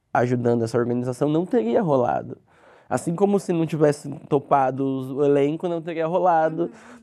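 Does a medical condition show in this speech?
Yes: cleft lip; congenital cleft lip, open fissure at birth, two surgeries in first six months of life.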